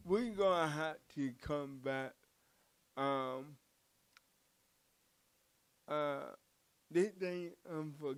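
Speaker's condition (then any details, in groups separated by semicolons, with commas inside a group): Cerebral palsy; from birth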